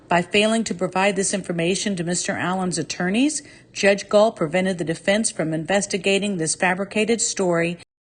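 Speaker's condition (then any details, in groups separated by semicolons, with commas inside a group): No condition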